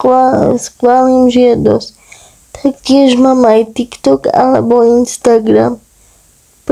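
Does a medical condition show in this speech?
Yes: cerebral palsy.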